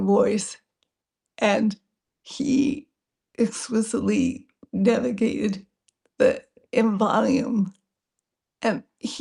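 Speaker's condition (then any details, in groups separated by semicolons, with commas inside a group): Multiple sclerosis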